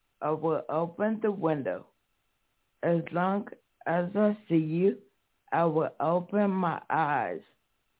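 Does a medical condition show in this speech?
Yes: stroke; 18 years since stroke; voice affected by stroke, may be hard to understand.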